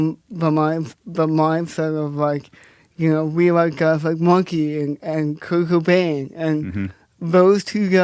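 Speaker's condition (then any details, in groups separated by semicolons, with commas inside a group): Cerebral palsy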